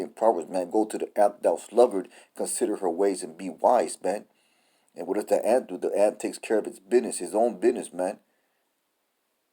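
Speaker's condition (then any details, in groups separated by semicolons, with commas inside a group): No condition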